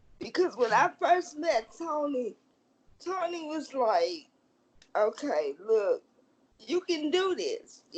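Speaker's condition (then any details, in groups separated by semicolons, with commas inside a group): Cerebral palsy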